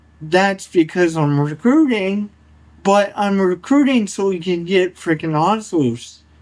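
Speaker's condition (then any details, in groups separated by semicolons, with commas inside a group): Cerebral palsy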